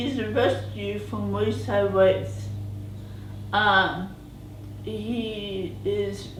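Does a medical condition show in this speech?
Yes: cerebral palsy; present from birth.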